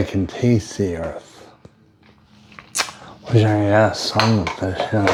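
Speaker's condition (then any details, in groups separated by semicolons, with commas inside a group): Brain injury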